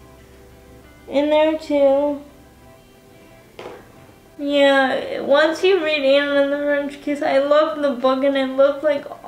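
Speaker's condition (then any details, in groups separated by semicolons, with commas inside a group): Cerebral palsy, spastic quadriplegic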